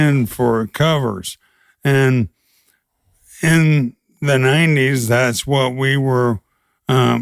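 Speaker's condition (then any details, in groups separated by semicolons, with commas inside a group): ALS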